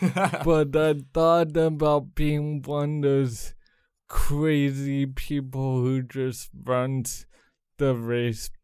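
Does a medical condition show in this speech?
Yes: cerebral palsy; congenital.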